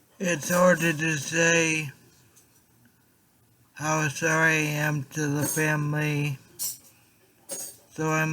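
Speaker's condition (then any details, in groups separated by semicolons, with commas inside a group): Traumatic brain injury; car accident; was in coma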